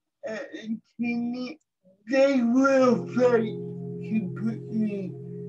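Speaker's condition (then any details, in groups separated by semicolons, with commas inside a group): Cerebral palsy; present from birth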